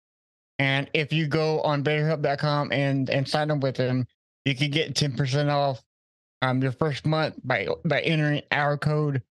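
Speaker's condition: Cerebral palsy; very mild cerebral palsy, walks with a walker, no power chair needed; has walker with him at recording

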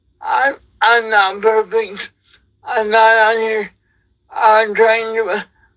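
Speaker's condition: Cerebral palsy; wheelchair user

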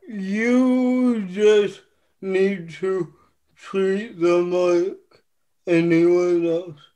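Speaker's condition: Cerebral palsy; childhood physical therapy

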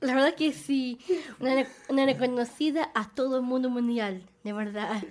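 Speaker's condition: Down syndrome; present from birth

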